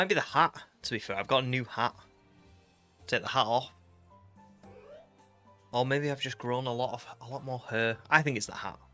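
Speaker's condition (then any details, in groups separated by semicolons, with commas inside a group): No condition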